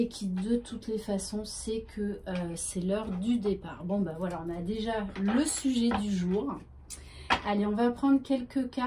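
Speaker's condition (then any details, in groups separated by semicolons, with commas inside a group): No condition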